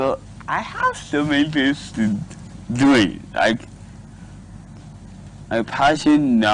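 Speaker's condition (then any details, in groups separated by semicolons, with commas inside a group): Cerebral palsy; speech therapy, speech improved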